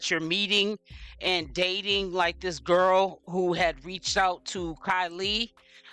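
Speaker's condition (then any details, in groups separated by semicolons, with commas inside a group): No condition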